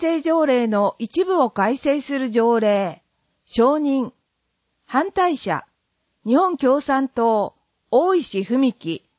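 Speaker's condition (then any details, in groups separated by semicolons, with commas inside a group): No condition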